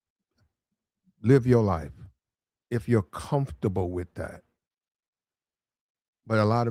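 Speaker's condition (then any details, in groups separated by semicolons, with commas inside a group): No condition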